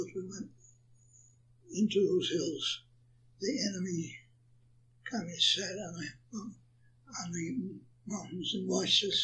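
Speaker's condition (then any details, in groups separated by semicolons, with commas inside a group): Parkinson's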